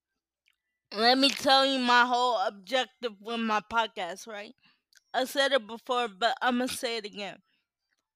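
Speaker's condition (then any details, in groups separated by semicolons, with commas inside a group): Cerebral palsy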